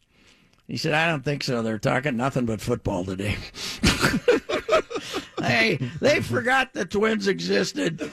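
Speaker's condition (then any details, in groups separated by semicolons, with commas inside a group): No condition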